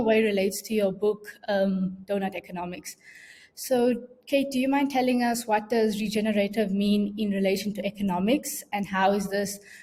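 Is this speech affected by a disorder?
No.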